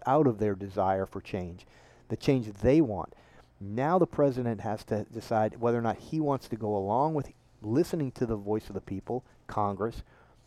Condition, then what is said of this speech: None; typical speech.